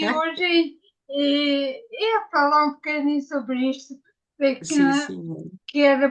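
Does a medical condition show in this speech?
Yes: ataxia after brain injury.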